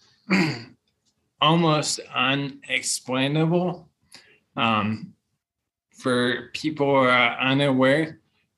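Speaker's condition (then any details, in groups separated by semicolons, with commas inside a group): Bulbar onset ALS; speech problems first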